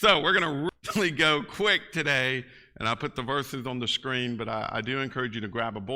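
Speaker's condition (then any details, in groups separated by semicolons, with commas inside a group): No condition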